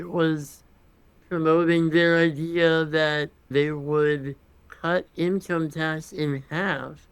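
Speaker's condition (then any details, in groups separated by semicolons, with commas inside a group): Congenital muscular dystrophy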